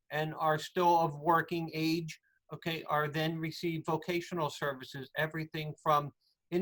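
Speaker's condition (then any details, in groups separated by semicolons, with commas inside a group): No condition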